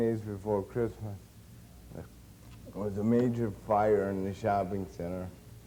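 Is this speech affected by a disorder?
Yes: cerebral palsy; since birth.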